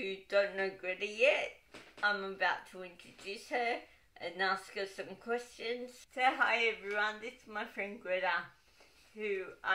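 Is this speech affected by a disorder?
Yes: cerebral palsy, dystonic.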